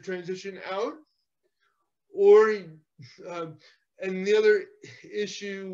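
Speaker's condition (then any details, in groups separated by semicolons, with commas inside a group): Cerebral palsy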